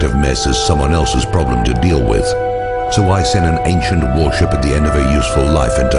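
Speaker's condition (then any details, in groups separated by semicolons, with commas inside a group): No condition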